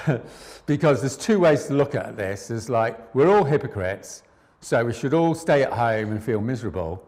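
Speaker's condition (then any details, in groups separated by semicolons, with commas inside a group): No condition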